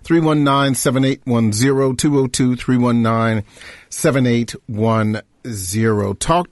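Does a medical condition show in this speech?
No.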